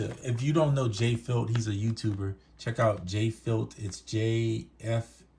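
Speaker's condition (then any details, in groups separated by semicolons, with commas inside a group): No condition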